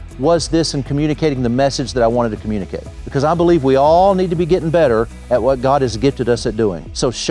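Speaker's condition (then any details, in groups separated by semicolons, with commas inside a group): No condition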